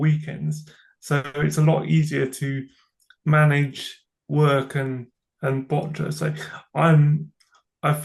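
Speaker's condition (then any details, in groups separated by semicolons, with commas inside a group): Cerebral palsy; from birth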